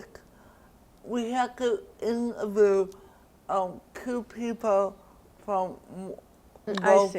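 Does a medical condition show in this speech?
Yes: cerebral palsy; diagnosed around age one.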